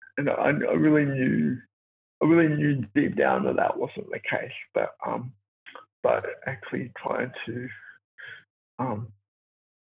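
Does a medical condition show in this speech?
Yes: cerebral palsy; born two months premature.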